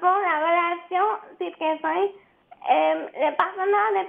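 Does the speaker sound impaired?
Yes: cerebral palsy; since birth, wheelchair user since birth, needs care from a helper; age 20.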